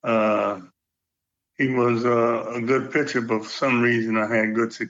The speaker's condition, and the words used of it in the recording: Parkinson's disease. I got Parkinson's, so I kind of stutter a little bit.